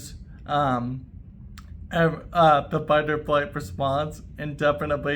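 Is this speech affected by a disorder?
Yes: ALS; voice affected, worse under stress, chronic cough, improved with treatment.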